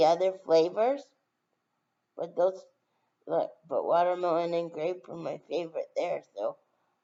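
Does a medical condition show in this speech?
Yes: brain injury.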